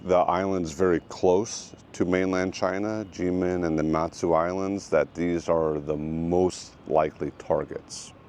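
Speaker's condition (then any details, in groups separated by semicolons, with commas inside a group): No condition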